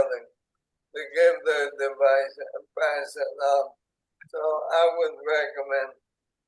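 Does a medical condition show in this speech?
Yes: ALS; onset in hands and arms, tracheostomy.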